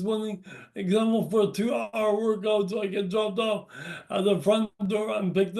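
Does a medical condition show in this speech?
Yes: brain injury.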